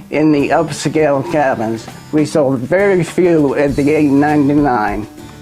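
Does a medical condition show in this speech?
Yes: lou Gehrig's disease.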